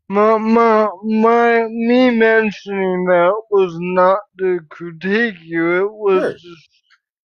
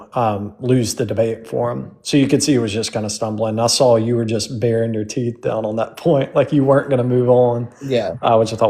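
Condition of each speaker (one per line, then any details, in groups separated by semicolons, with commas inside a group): Cerebral palsy
No condition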